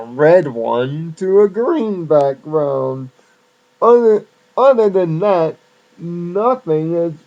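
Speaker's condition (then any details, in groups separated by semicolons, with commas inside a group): Cerebral palsy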